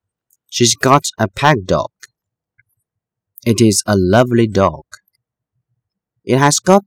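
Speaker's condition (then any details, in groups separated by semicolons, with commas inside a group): No condition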